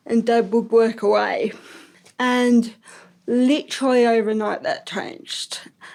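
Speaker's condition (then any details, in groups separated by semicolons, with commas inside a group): Ataxic cerebral palsy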